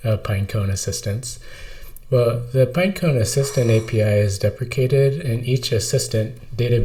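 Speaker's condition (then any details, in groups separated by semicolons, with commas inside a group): No condition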